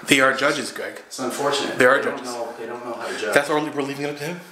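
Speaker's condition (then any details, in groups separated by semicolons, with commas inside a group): No condition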